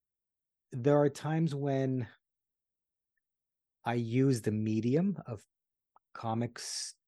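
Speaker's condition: Stuttering; l sound tough, trouble formulating sentences after pandemic isolation, not from stuttering; blocks

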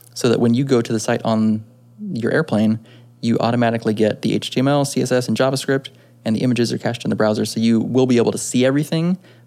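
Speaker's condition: No condition

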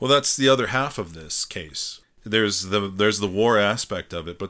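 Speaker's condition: No condition

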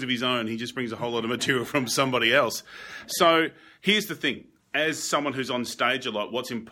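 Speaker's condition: No condition

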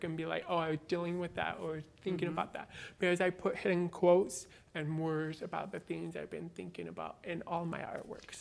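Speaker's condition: Born deaf, cochlear implant, congenital

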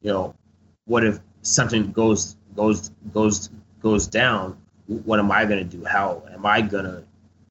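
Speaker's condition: Stutter; acquired stutter after combat traumatic brain injury, memory loss, selective hearing, Shepherd Center TBI program; mild speech impediment with stuttering, loses train of thought mid-sentence; repeated words

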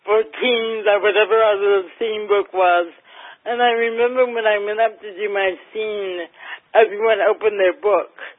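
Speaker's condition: Cerebral palsy, mild; mildly affects speech

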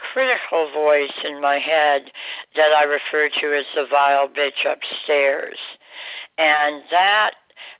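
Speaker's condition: Oral cancer surgery, jaw removal

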